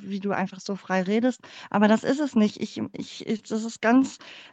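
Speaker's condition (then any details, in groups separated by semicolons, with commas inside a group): Cleft palate; congenital, born in former GDR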